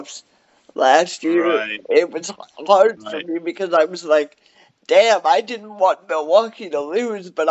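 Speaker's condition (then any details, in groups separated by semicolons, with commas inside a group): Cerebral palsy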